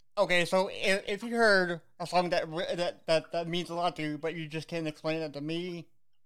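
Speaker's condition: Cerebral palsy; knee pain

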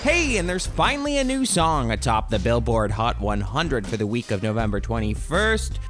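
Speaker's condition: No condition

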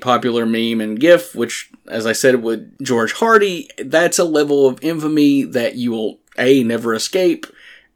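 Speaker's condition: No condition

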